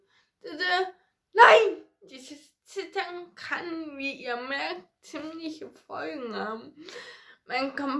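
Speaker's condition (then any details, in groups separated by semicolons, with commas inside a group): Ataxia; ataxia affecting hands and fingers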